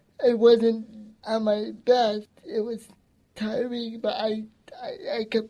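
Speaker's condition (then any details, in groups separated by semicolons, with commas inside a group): Cerebral palsy; gentle, calm, strong voice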